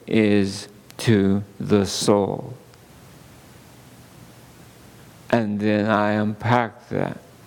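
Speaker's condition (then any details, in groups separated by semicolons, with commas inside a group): ALS; under neurologist care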